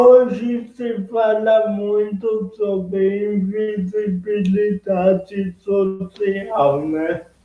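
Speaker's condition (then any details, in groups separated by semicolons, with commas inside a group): Cerebral palsy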